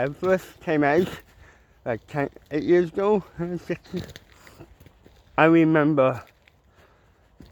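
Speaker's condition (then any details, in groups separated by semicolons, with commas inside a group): Cerebral palsy; mild, ataxic type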